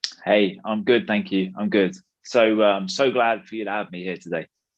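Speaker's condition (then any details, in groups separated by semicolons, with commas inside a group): No condition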